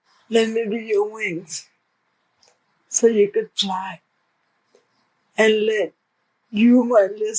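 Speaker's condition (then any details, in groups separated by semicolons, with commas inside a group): Cerebral palsy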